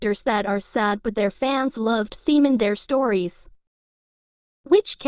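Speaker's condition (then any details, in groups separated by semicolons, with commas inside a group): No condition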